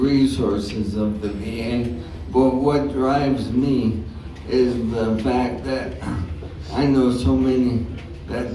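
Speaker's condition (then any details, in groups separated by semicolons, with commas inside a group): ALS; onset left hand weakness, then right hand; diagnosed four years ago; some speech trouble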